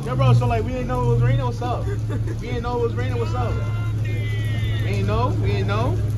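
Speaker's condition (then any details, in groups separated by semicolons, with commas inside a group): No condition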